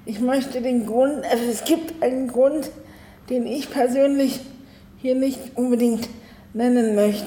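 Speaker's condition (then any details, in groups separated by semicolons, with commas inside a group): Cerebral palsy, spastic, arms and legs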